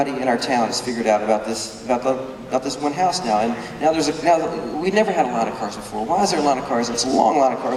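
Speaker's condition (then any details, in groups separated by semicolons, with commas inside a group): No condition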